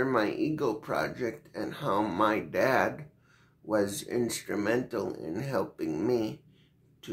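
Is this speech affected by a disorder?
Yes: cerebral palsy.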